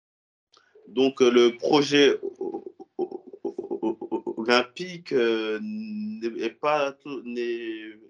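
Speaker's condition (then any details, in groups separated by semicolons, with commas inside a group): Stuttering; never a problem for him, volunteers to speak to media; occasional stutter audible during interview; occasional mild stutter; prolonged sounds, blocks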